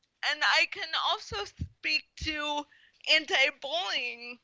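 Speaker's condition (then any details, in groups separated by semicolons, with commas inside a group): Spastic quadriplegic cerebral palsy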